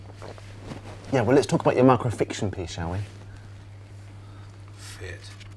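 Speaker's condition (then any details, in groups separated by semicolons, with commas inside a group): No condition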